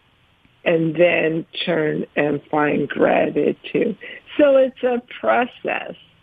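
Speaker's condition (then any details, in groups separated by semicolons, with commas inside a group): ALS; about 7 years since diagnosis, slow progressor, types with eyes on computers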